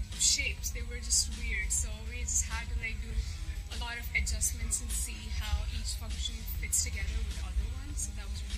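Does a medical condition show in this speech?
No.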